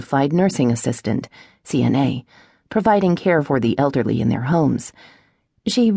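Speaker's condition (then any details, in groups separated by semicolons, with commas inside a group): No condition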